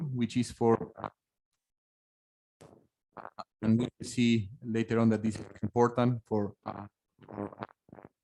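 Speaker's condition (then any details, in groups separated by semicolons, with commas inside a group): No condition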